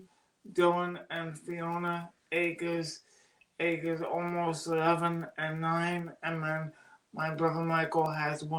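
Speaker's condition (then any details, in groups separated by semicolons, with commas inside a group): Cerebral palsy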